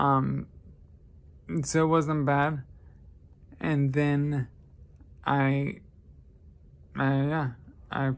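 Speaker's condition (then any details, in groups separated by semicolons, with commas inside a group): Traumatic brain injury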